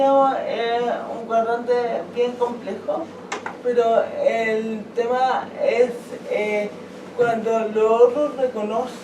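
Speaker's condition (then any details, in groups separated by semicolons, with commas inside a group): Cerebral palsy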